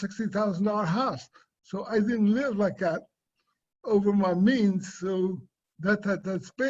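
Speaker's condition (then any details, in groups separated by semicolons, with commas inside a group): Cerebral palsy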